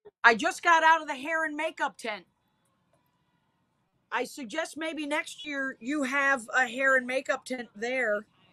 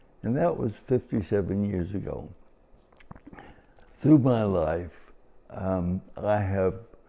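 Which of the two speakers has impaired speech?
The second: cerebral palsy; from birth.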